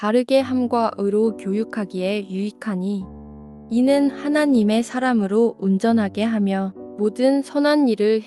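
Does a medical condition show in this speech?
No.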